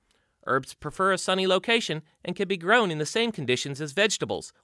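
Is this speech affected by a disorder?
No.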